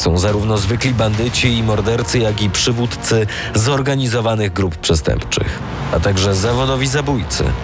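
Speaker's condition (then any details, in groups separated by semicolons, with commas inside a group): No condition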